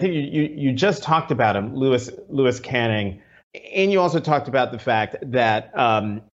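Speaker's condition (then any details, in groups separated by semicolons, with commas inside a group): No condition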